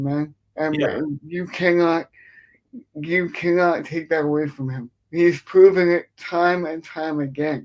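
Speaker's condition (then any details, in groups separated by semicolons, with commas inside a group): Cerebral palsy; affects speech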